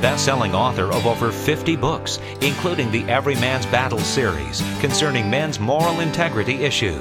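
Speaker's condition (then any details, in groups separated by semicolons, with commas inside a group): No condition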